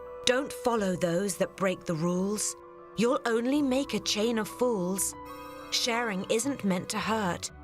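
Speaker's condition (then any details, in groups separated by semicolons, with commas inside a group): No condition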